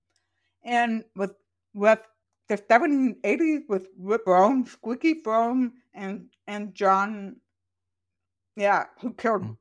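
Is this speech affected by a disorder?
Yes: profoundly deaf, congenital; born profoundly deaf, hearing aid wearer, learned to speak orally, does not know sign language; accent from deafness, not British, described as accent from nowhere.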